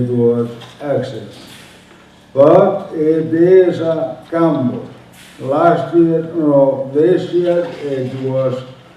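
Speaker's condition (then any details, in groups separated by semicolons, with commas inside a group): Motor neuron disease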